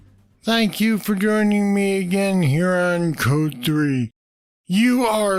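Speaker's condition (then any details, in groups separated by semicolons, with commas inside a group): Parkinson's disease; deep brain stimulators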